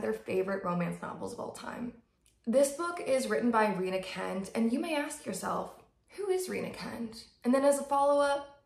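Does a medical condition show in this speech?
No.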